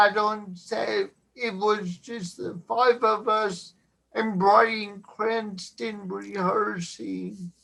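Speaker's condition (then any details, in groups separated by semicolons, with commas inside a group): Cerebral palsy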